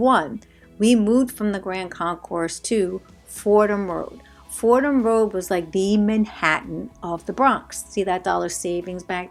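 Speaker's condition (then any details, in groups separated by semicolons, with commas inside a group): No condition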